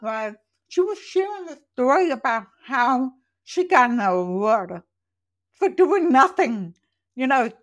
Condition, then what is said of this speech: Deafness. I was born profoundly deaf, and that came with this accent.